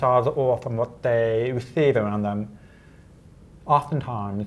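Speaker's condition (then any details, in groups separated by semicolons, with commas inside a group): Deafness; unable to make phone calls unaided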